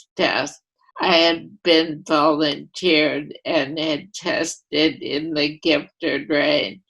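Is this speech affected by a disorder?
Yes: primary lateral sclerosis; voice affected.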